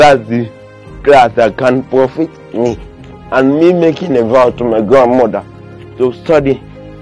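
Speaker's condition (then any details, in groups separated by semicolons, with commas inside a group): Cerebral palsy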